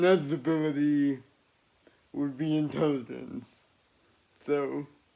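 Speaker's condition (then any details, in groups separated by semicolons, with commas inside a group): Cerebral palsy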